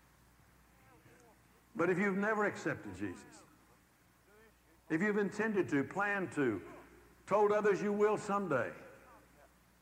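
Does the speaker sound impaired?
No.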